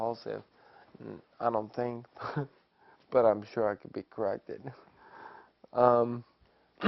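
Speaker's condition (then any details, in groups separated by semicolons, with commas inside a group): ALS; after diagnosis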